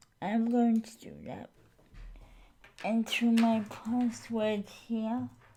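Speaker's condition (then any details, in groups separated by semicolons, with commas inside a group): Cerebral palsy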